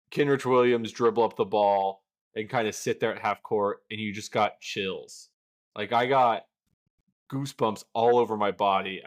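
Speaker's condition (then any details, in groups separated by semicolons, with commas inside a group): No condition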